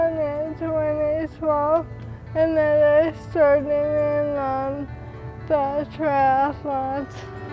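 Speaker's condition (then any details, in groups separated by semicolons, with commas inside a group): Amyotrophic lateral sclerosis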